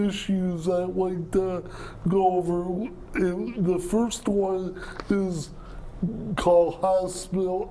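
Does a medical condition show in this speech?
Yes: cerebral palsy; speech impairment.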